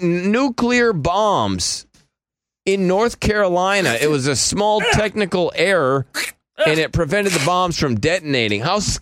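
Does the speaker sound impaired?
No.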